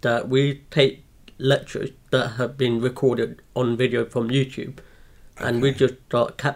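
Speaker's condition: Profound deafness, congenital; born profoundly deaf, cannot hear at all without hearing aids, uses hearing aids, light doorbell, no telephone

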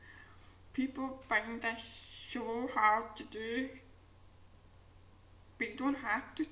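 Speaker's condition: Profound deafness; cochlear implant two years ago, now hears many previously unheard sounds

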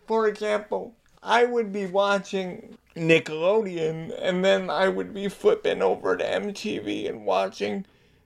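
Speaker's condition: Cerebral palsy; cerebral palsy diagnosed at age 2

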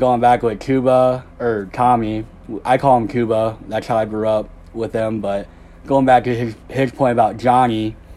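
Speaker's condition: Cleft lip and palate; one more surgery left

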